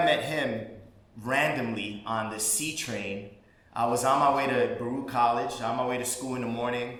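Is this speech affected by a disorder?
No.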